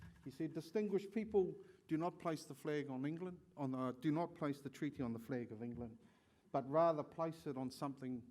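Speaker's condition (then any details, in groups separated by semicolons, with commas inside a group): No condition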